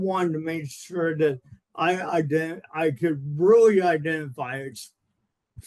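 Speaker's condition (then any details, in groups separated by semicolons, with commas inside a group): Cerebral palsy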